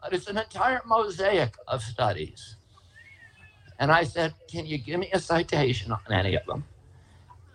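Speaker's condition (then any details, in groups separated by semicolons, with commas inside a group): Spasmodic dystonia; voice trembles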